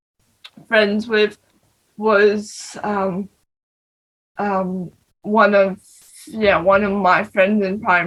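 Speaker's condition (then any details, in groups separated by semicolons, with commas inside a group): Cerebral palsy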